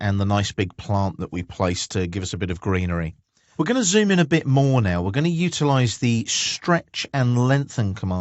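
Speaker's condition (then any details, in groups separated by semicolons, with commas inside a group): No condition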